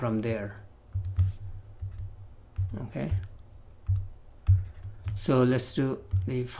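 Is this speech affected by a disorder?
No.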